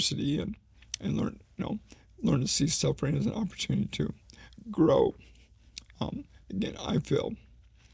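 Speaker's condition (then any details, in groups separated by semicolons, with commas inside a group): ALS; needs voice rest during conversation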